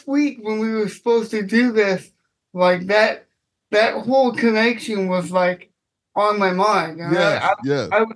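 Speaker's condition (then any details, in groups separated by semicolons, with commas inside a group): Cerebral palsy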